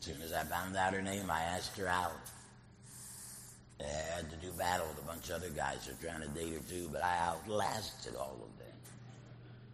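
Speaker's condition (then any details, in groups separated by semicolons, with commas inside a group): Laryngectomy; speaking and preaching through voice prosthesis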